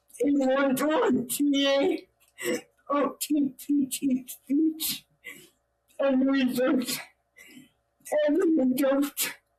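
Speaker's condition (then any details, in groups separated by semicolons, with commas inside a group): Cerebral palsy; own voice needs subtitles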